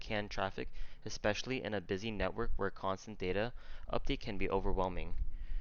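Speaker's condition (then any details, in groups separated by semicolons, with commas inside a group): No condition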